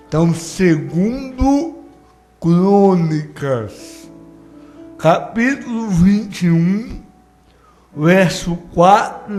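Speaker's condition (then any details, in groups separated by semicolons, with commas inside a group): Cerebral palsy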